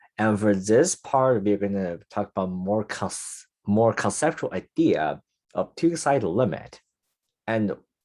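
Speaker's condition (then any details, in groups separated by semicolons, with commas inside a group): No condition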